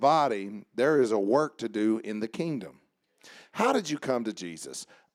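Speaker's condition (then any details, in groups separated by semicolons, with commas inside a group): No condition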